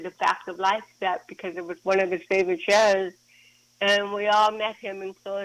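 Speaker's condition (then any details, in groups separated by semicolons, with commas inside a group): Cerebral palsy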